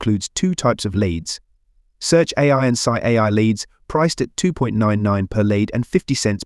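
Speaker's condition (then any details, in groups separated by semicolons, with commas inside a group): No condition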